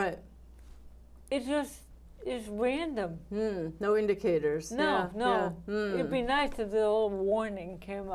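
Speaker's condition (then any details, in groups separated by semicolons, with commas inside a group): ALS; right hand onset, right hand useless, AFOs, walker, rollator; diagnosed within last year, on medications, can write a little; some pills hard to swallow, tongue twists on long words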